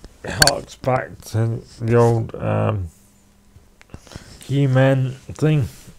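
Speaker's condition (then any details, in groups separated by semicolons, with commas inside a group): Cerebral palsy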